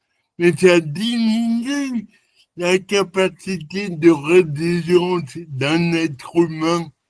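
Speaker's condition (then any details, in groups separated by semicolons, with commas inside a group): Cerebral palsy; lifelong, non-progressive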